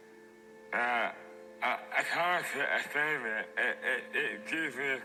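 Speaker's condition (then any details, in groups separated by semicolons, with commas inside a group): Dystonia; slurred speech, difficulty eating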